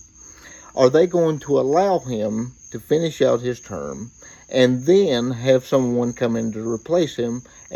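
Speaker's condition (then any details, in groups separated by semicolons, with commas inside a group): Cerebral palsy; uses wheelchair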